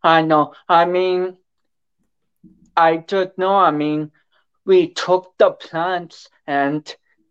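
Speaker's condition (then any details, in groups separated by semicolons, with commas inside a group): Cerebral palsy; affects speech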